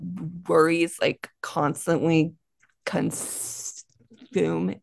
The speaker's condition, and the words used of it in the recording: Stuttering. And like when I was younger, my speech was even more severe.